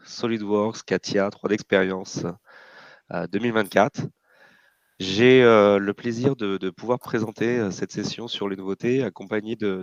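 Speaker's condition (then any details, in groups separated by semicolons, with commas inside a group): No condition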